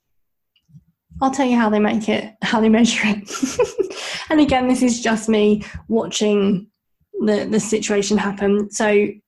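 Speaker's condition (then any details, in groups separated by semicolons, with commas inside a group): Bilateral cleft lip and palate; fed as infant on Man bottle squeeze feeding bottle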